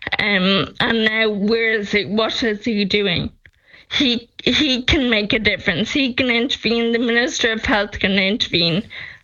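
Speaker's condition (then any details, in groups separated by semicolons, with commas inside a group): Friedreich's ataxia; speech deteriorating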